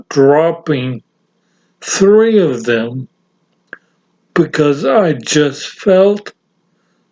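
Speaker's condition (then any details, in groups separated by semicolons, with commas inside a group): Severe brain injury; severe, car crash, ataxia, right-sided tremor affecting right hand; 21 years since injury, types with left hand only; variable speech patterns defeated voice recognition software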